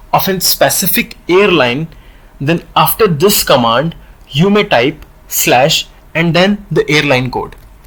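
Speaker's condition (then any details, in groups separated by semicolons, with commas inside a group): No condition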